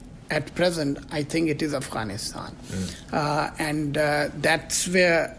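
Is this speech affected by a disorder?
No.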